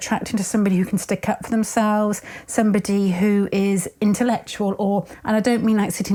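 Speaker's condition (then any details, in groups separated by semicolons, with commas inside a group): No condition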